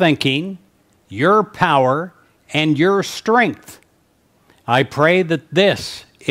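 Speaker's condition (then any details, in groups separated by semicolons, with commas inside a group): No condition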